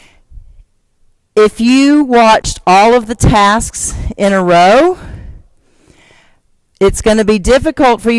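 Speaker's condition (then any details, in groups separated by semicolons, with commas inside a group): No condition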